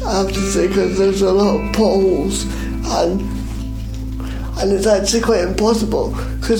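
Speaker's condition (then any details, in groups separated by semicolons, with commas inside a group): Cerebral palsy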